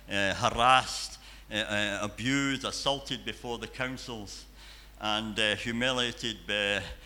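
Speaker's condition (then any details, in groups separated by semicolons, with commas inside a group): Cleft palate and cleft lip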